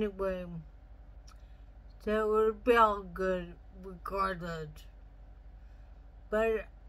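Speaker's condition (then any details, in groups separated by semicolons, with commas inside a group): Traumatic brain injury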